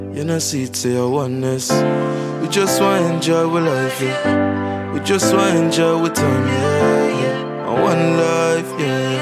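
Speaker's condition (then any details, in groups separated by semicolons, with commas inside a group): No condition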